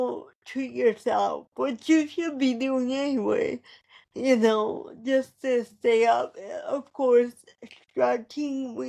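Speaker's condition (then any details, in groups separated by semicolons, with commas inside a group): Cerebral palsy; present from birth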